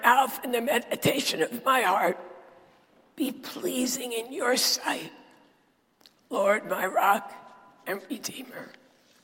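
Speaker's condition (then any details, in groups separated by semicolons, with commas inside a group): Dysphonia; sultry voice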